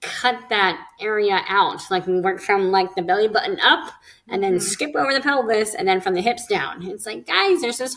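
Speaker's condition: Cleft lip and palate; speech therapy

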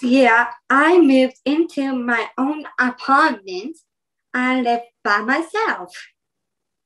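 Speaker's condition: Down syndrome; extra chromosome

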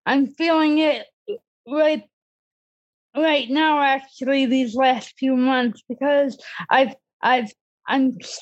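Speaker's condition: Cerebral palsy; disability since childhood

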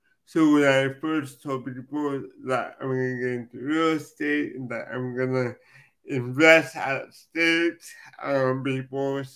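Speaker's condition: Cerebral palsy; from birth

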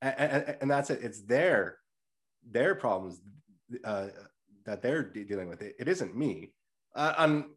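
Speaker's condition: Stutter; stutter audible during recording; stutter eases in native accent and rehearsed cadence, worse with nerves, blocks when rushing words; repeated sounds, repeated words, prolonged sounds, blocks

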